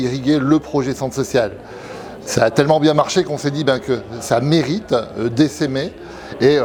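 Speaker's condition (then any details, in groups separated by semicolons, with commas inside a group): No condition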